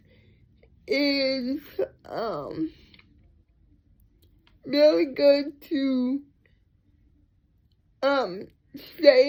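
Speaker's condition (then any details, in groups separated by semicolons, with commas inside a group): Cerebral palsy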